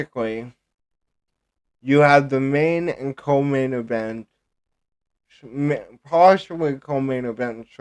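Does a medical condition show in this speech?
Yes: cerebral palsy.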